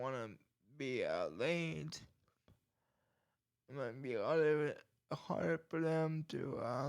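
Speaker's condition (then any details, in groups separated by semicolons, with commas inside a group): Cerebral palsy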